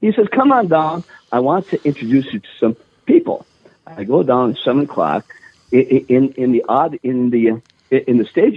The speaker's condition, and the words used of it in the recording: Stuttering. You know, if you didn't have a stutter, you'd almost sound a little bit like Robin.